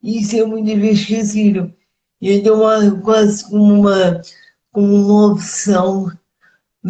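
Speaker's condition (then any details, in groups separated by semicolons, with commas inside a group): Cerebral palsy; speech affected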